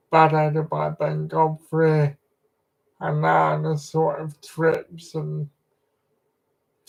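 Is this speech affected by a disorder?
Yes: cerebral palsy.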